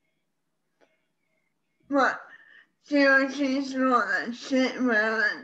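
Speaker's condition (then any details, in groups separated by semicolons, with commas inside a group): ALS; primary lateral sclerosis, legs, arms and speech affected, onset with falls; still works part-time, not improving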